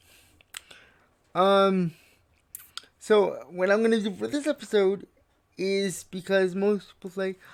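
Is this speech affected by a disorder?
Yes: cerebral palsy.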